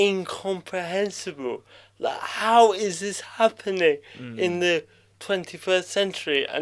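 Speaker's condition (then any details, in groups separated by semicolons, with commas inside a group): Cerebral palsy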